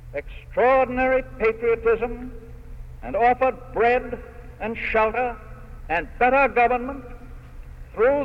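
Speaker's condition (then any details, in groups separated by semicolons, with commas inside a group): No condition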